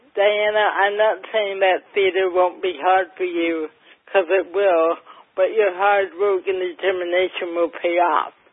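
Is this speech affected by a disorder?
Yes: cerebral palsy, mild; mildly affects speech.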